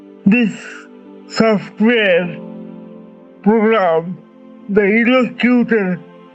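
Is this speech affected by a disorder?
Yes: cerebral palsy.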